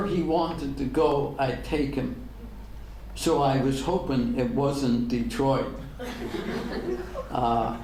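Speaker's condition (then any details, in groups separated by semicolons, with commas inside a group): ALS; degenerative; diagnosed ten years ago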